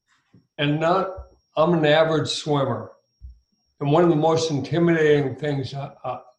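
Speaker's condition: ALS; ALS with throat onset

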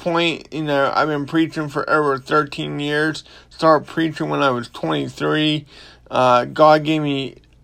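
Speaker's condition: Cerebral palsy; ongoing, not healed

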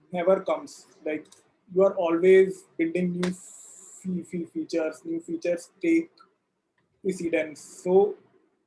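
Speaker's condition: Stuttering; stuttering since childhood; learned techniques from co-founder meet, gained some confidence, first user of StammerAI exercises; repeated sounds

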